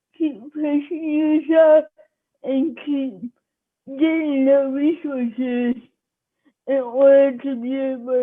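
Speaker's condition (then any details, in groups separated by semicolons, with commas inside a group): Cerebral palsy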